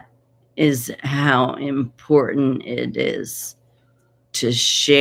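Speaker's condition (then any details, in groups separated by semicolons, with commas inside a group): Essential tremor; affects arm, head, voice, progressive; progressive, unusually fast progression, under evaluation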